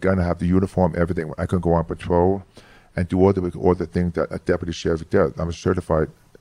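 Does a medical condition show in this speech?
Yes: hearing loss; lost about 75% of hearing close to birth, severe childhood speech impediment, left ear surgery; about 5 years since ear surgery, no hearing aid in left ear now; formerly severe monotone speech, inflection improved by studying phonetics, New York accent.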